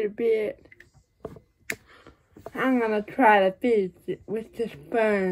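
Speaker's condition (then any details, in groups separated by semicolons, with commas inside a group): Cerebral palsy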